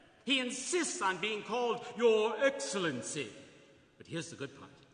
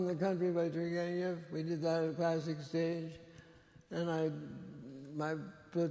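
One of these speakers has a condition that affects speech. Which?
The second: Parkinson's disease; diagnosed 20 years ago.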